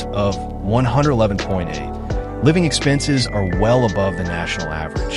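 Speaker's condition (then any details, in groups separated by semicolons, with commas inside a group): No condition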